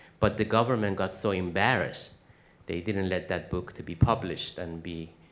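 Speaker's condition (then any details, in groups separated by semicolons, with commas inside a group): No condition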